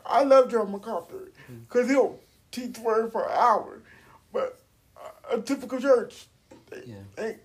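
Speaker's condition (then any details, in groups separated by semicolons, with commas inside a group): Cerebral palsy; uses wheelchair, age 42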